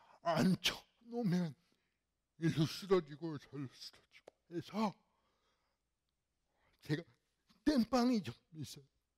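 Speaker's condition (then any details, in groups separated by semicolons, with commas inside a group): Cerebral palsy; fairly severe in childhood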